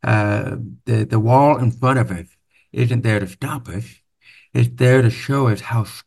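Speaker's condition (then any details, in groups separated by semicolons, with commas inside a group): Profound hearing loss, deaf accent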